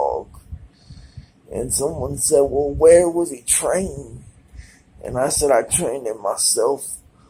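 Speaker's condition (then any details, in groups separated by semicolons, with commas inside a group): Cerebral palsy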